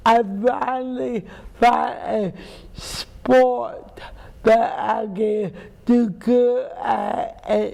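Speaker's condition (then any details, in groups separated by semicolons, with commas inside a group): Cerebral palsy; speech impairment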